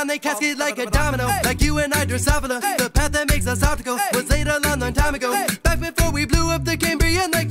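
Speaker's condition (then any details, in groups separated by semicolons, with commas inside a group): No condition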